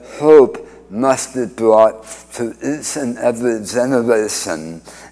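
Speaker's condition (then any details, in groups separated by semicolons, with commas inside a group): Speech impediment after cancer surgery; failed immunotherapy at Dana-Farber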